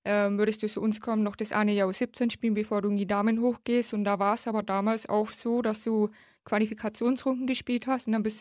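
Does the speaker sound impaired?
Yes: hard of hearing since birth; congenital severe hearing loss, nearly deaf, detected at age three, left cochlear implant since age nine.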